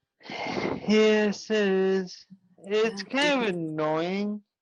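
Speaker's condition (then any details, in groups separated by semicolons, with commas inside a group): Traumatic brain injury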